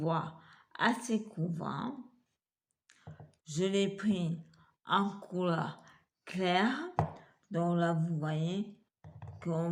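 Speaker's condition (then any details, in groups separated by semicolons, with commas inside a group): Multiple sclerosis; wheelchair, hand difficulties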